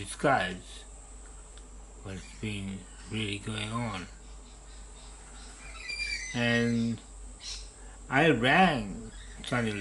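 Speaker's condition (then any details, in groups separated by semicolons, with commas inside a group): Parkinson's disease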